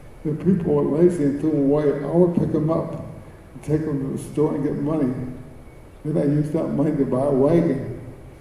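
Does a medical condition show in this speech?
Yes: cerebral palsy; speech.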